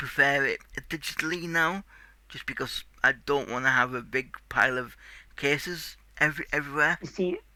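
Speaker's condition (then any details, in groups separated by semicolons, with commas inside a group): Cerebral palsy; tight muscles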